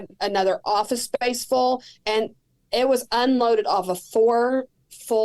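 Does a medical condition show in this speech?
No.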